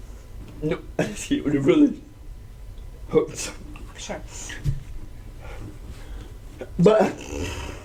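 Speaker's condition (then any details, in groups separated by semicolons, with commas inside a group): Cerebral palsy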